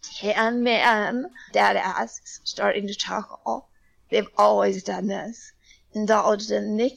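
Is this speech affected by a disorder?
Yes: spasmodic dysphonia; past Botox injections into vocal cords.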